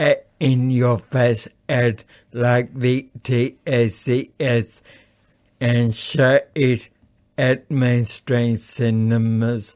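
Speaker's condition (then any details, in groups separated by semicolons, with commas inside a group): Acquired brain injury; over 30 years since injury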